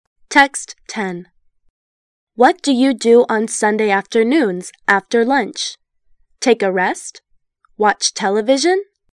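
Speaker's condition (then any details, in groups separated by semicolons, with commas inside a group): No condition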